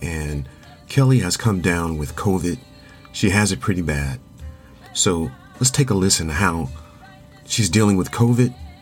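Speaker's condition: No condition

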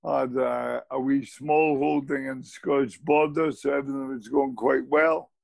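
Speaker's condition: Motor neurone disease; no pain

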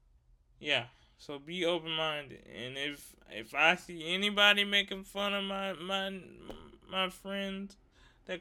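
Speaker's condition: Cerebral palsy; fluent, no slur, not slow, sounds loud when passionate

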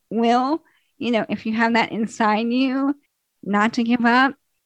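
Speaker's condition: ALS; described as dying

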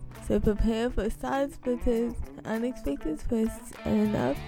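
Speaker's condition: Cerebral palsy; age 29

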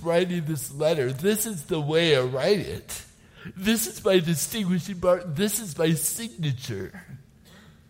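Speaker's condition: Cerebral palsy; types instead of handwriting

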